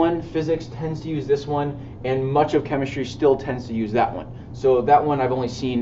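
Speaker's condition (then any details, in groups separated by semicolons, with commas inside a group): No condition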